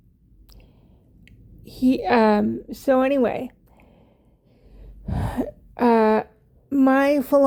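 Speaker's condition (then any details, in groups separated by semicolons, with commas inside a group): Cerebral palsy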